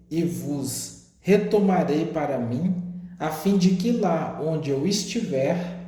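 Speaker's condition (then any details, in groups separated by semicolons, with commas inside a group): No condition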